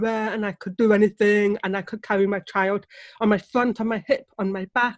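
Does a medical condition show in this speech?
Yes: deafness; relies on lip reading.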